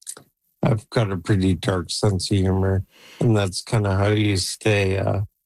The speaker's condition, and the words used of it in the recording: ALS (motor neuron disease). Because as you can tell, my voice is going to, and soon, hopefully not too soon, I'm not going to be able to talk.